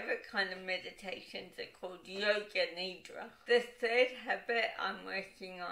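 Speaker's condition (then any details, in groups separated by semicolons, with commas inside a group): Cerebral palsy, dystonic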